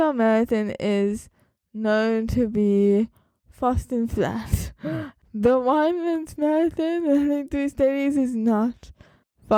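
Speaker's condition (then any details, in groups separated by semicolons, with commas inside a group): Cerebral palsy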